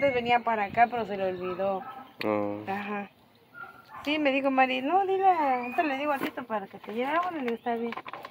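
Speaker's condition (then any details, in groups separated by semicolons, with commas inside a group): No condition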